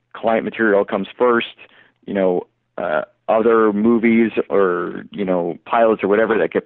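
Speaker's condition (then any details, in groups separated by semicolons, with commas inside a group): No condition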